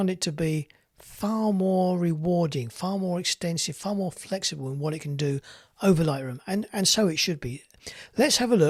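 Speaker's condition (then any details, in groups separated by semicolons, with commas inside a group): No condition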